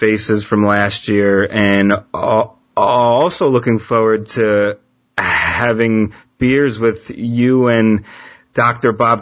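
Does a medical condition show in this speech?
Yes: stuttering; person who stutters, working on stuttering, okay stuttering in front of people; anxiety about stuttering or social communication has paralyzing effect; here prolonged sounds.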